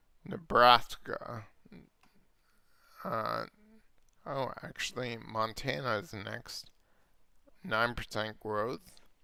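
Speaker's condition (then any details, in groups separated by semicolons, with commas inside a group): Multiple sclerosis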